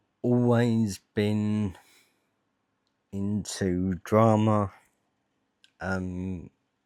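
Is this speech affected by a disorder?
Yes: dystonia.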